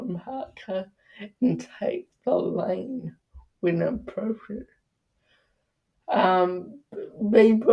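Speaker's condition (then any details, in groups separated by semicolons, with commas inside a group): Cerebral palsy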